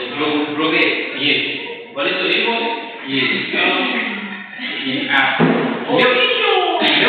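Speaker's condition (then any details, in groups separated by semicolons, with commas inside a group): No condition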